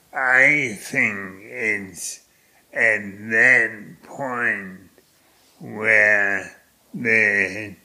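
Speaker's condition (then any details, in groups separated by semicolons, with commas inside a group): Primary lateral sclerosis; voice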